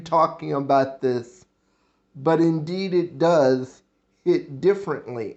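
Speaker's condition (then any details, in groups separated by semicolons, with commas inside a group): Cerebral palsy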